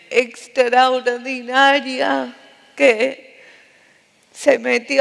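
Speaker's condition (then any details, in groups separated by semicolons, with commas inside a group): Cerebral palsy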